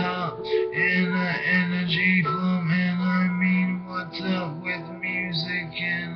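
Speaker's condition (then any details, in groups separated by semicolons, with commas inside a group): Brain injury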